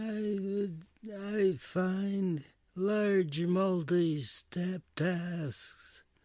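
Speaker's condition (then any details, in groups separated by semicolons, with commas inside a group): Parkinson's disease; scheduled medication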